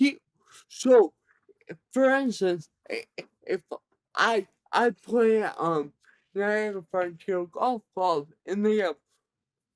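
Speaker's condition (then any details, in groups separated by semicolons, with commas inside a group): Cerebral palsy; present from birth, severe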